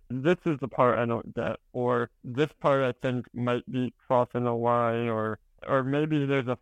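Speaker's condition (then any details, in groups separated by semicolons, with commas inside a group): Spinal muscular atrophy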